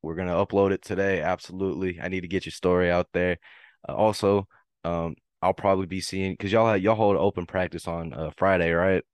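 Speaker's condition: No condition

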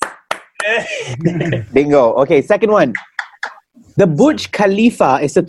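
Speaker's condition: No condition

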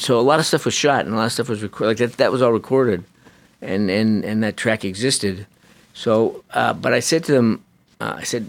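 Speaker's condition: Parkinson's disease; young onset

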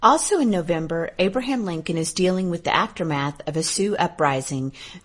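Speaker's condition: No condition

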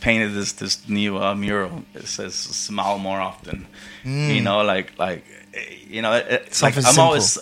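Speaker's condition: Stuttering; intermittent stutter, cause unknown, possibly tiredness or teasing, formerly avoided speaking from embarrassment; stutters at times, apologises and laughs at self to reset, stutter then goes away; repeated words, prolonged sounds

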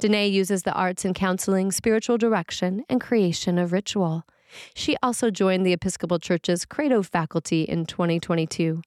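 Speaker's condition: No condition

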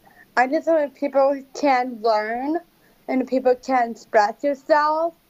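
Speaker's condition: Down syndrome

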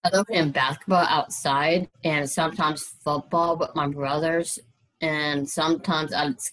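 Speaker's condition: Down syndrome; age 22

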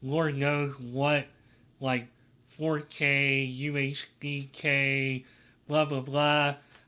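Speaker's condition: Cleft lip and palate

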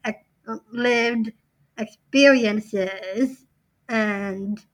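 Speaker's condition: Down syndrome

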